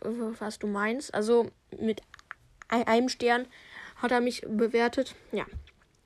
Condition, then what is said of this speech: Stuttering. Nee, ich stottere nicht extra, weil, ja, Stottern ist, ist halt bei mir so, seit ich vier Jahre alt, vier Jahre, ja, seit ich